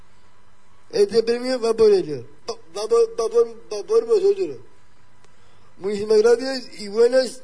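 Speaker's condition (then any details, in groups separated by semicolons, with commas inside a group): Down syndrome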